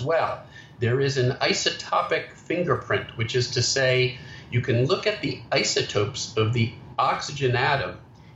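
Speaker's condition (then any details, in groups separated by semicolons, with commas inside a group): No condition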